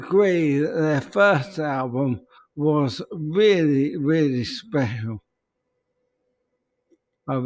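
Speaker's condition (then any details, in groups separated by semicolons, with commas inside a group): ALS; peculiar voice, speech very difficult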